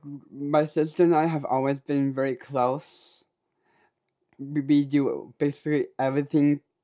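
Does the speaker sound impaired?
Yes: Down syndrome; able to do public speaking, able to express self.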